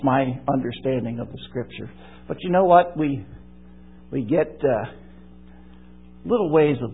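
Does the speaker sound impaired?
No.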